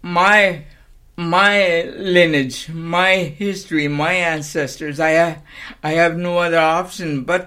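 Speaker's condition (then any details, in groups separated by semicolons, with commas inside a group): Cerebral palsy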